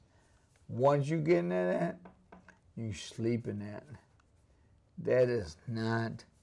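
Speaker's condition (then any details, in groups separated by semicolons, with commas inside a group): ALS; onset couple years ago, pain, pain medication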